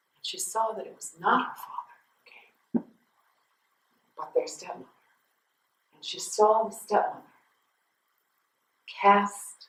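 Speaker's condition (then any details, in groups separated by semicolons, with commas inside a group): No condition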